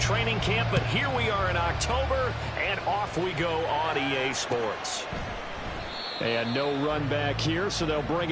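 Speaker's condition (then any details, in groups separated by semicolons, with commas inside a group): No condition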